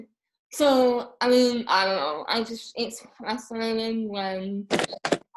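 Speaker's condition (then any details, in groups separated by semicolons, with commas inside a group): Moebius syndrome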